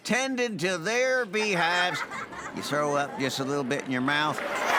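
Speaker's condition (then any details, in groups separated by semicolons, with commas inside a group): No condition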